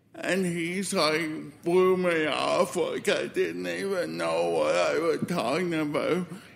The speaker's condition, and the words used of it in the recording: Cerebral palsy. It also affects my speech, which is kind of obvious.